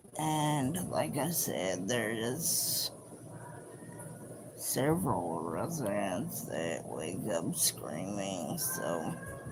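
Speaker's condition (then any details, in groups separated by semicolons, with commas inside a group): Cerebral palsy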